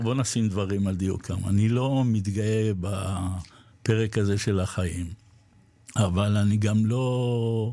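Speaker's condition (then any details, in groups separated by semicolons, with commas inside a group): Parkinson's disease; diagnosed after two road accidents ten months apart; recently diagnosed, makes body and daily life difficult, had to sell motorcycle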